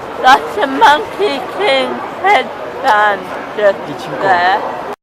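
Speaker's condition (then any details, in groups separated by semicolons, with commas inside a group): Cerebral palsy; oxygen starvation at birth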